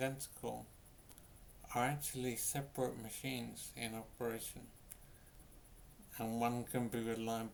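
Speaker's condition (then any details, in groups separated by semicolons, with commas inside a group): Brain injury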